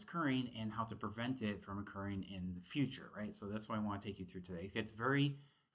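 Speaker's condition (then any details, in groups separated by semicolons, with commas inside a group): No condition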